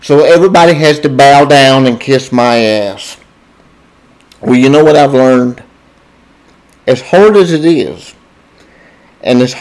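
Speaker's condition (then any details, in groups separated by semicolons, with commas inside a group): Cerebral palsy, spastic diplegia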